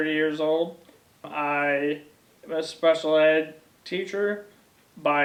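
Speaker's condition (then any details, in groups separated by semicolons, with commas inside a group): ALS; onset in legs, then arms, then core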